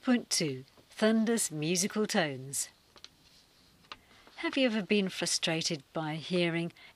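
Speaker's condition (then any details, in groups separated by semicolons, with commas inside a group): No condition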